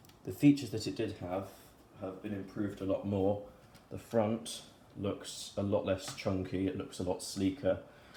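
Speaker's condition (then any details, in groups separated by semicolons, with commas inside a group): No condition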